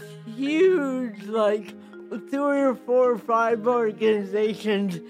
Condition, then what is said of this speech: Cerebral palsy. We move strangely and speak strangely, and that seems to have a real strong effect.